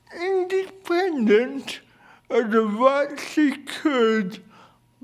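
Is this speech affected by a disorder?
Yes: cerebral palsy.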